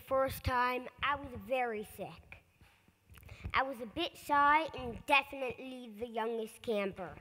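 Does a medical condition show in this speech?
No.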